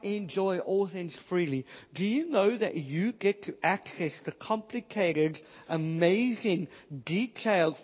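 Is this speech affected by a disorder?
Yes: cleft palate, Pierre Robin syndrome.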